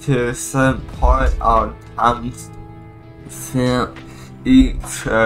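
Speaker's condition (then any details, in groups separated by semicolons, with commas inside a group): Cerebral palsy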